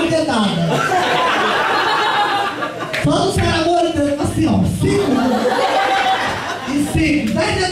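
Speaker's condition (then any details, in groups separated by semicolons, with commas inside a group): No condition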